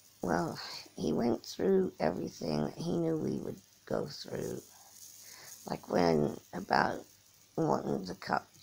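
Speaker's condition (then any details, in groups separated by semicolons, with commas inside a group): Cerebral palsy; from birth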